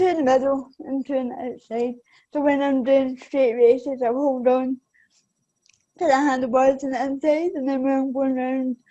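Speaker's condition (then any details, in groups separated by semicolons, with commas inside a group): Cerebral palsy; affects balance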